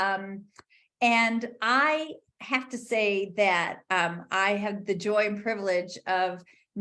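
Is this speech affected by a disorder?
No.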